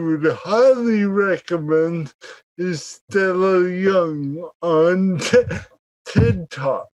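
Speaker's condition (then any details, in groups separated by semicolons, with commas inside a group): Cerebral palsy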